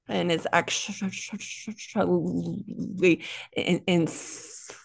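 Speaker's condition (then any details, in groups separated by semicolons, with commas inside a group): Stuttering; stutter since childhood, more severe when younger; prolonged sounds, blocks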